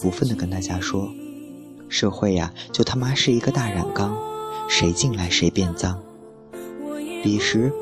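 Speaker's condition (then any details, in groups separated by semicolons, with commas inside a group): No condition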